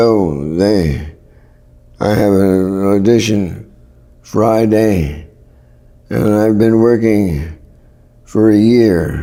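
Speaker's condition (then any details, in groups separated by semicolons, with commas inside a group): Parkinson's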